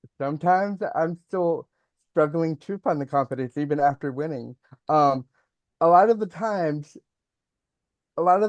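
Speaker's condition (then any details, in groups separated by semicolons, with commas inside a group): Cerebral palsy; mild speech impediment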